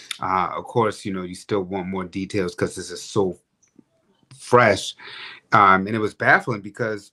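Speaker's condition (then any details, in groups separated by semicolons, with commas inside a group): No condition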